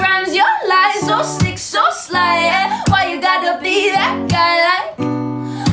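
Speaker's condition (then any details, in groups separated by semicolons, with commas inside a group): No condition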